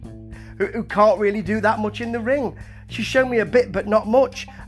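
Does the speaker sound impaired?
No.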